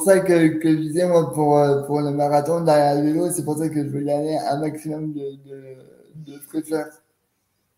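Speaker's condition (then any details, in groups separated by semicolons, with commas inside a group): Cerebral palsy; quadriplegic, since birth, cause extreme prematurity, wheelchair user; age 30, spasticity, startles at noise, cramps block leg movement, physiotherapy, posture work, hydration, sophrology, hypnosis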